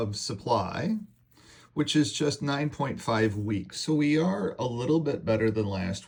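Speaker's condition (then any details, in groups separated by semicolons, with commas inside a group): No condition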